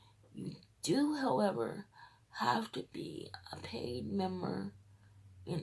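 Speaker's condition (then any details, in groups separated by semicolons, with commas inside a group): Cerebral palsy, triplegia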